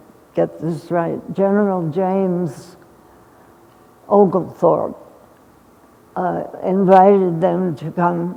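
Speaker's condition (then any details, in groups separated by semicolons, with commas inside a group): Essential tremor; more than half of life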